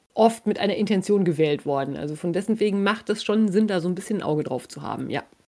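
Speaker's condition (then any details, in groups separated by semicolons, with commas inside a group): No condition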